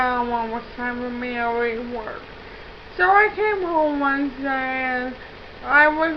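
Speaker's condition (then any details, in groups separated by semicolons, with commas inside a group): Cerebral palsy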